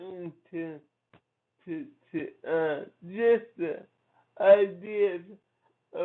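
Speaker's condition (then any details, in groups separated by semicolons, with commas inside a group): Cerebral palsy; from birth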